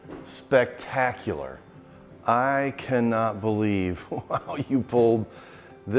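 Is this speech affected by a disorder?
No.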